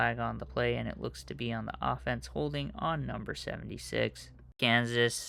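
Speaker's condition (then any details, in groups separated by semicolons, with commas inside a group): No condition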